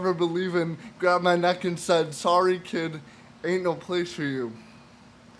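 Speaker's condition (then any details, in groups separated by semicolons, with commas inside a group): Cerebral palsy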